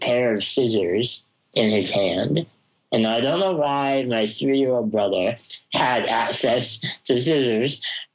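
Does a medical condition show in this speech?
Yes: spinal muscular atrophy; congenital, progressive muscle wasting, never walked, crawled or sat unassisted, wheelchair since about age two; affects all muscles including jaw and tongue, little to no control of four limbs; jaw and tongue weakness affects talking, may be difficult to understand, described as mumbly.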